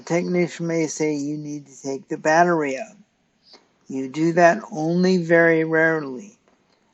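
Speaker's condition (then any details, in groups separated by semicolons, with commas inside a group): Cerebral palsy; stiff muscles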